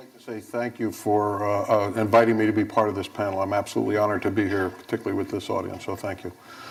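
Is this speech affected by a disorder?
No.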